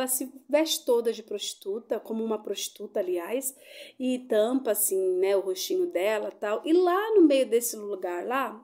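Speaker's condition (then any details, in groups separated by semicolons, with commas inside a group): No condition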